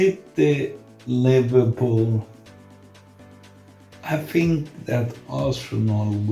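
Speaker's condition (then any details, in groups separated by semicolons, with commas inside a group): Multiple sclerosis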